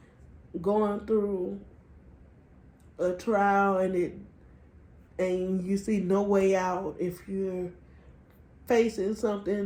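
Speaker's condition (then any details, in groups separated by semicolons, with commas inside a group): Cerebral palsy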